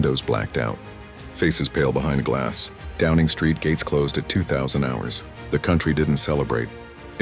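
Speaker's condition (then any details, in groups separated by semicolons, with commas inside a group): No condition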